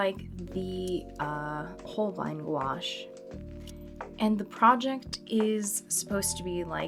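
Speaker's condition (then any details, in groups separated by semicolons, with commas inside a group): No condition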